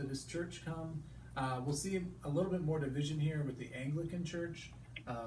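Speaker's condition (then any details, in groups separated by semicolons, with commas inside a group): No condition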